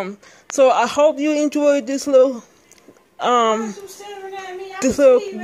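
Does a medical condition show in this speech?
Yes: speech impairment.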